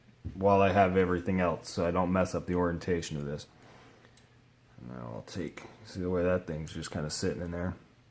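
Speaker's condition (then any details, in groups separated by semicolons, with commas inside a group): No condition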